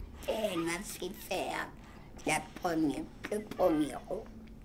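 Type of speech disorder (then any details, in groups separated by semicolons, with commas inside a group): Oesophageal speech; total laryngectomy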